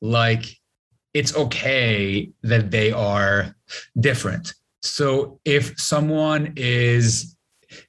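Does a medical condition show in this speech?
Yes: stutter; lifelong stutter, grew up stuttering in Lebanon, avoided speaking almost entirely for over 25 years; learned breathing technique to control stuttering, joined Toastmasters, speaks professionally, stand-up comedy; stutter may sound like internet problems, repeated fillers such as eh; here prolonged sounds.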